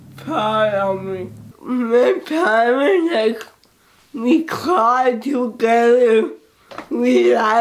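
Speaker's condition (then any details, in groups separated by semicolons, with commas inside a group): Cerebral palsy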